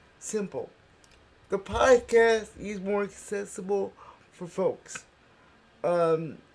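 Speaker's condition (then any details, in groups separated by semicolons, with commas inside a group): Cerebral palsy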